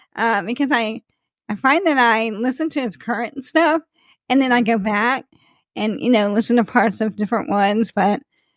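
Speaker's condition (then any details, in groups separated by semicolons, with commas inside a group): ALS; speech slightly slurred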